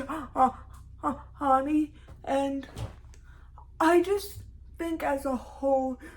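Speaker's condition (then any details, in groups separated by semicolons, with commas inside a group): Cerebral palsy, severe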